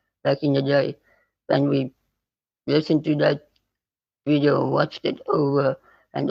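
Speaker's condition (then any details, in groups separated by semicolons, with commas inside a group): Spinal muscular atrophy type 2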